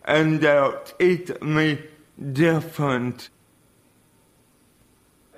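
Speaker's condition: Cerebral palsy

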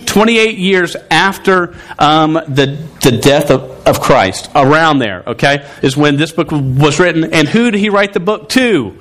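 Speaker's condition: Stuttering; long-standing stutter, present over 24 years, once fought calling to teach because unable to talk; sometimes hard to speak, harder when youth talk at same time; repeated sounds, repeated words

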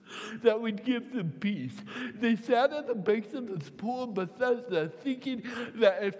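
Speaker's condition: Cerebral palsy, mild; can't speak right

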